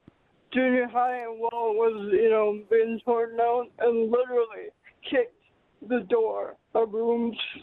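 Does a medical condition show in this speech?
Yes: cerebral palsy; mild cerebral palsy, parents found out at age 13, told in 20s; mild hearing loss, later onset; speech affected by cerebral palsy, audible in way of speaking.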